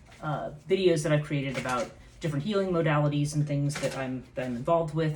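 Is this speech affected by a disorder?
No.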